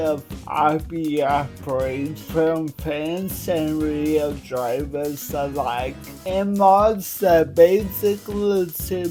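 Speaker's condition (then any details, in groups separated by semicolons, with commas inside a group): Cerebral palsy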